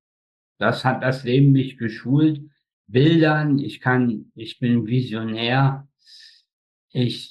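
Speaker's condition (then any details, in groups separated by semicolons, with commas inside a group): Spastic tetraparesis; birth injury, cord around neck, oxygen loss up to 15 minutes, all four limbs, facial paralysis; difficulties controlling speech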